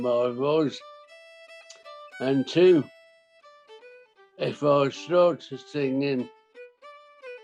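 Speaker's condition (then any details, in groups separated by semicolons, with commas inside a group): Primary lateral sclerosis; primary lateral sclerosis, rare motor neuron disease; 5.5 years since onset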